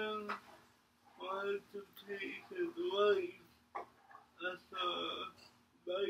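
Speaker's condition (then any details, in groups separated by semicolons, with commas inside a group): Cerebral palsy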